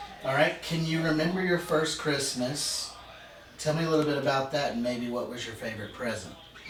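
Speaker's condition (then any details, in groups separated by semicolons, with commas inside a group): No condition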